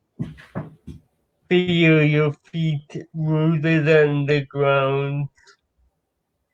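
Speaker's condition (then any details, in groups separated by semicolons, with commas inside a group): Cerebral palsy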